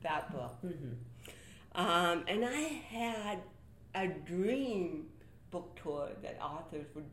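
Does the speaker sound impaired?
Yes: cerebral palsy; athetoid type, born 3 months premature after mother's fall, diagnosed at 18 months at UCLA.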